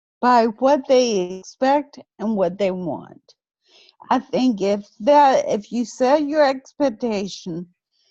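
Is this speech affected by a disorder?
Yes: Friedreich's ataxia.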